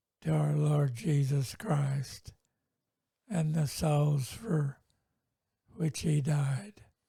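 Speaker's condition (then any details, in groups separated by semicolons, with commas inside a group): Multiple sclerosis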